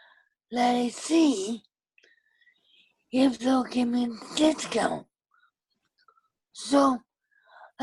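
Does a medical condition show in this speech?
Yes: cerebral palsy with ataxia.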